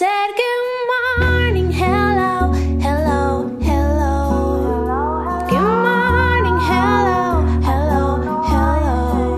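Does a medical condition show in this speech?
No.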